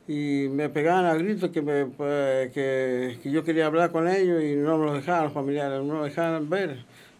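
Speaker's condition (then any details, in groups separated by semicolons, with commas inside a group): Parkinson's disease; no tremor now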